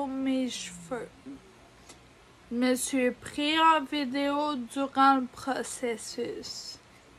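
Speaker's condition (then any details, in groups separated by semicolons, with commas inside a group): Ataxia; degenerative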